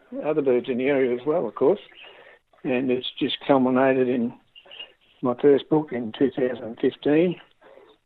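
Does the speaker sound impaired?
Yes: Parkinson's disease.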